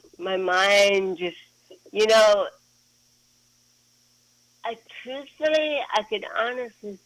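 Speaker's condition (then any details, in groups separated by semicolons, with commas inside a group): Cerebral palsy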